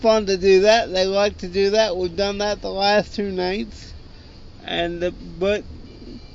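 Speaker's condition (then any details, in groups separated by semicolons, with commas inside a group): Cerebral palsy; cannot really swim or hold self up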